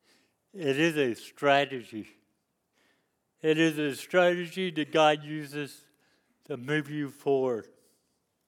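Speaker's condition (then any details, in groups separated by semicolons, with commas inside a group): Cerebral palsy; lifelong disability since youth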